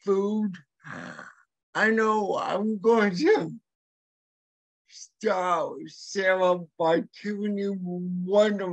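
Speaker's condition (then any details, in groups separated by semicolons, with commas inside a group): Cerebral palsy; hearing impaired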